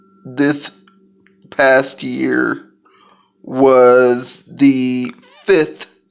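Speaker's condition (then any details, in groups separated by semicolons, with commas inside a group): Cerebral palsy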